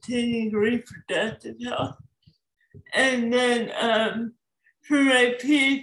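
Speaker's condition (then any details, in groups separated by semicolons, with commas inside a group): Cerebral palsy; obstructive labor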